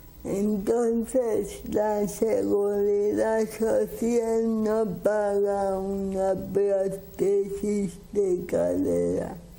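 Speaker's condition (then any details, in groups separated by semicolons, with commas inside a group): Cerebral palsy; speaks with difficulty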